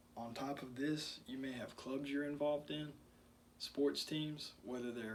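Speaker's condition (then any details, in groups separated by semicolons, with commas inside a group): No condition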